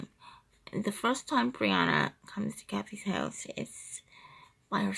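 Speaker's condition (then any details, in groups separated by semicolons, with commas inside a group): Cerebral palsy, triplegia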